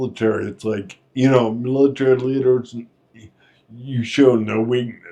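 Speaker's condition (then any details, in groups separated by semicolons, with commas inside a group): Friedreich's ataxia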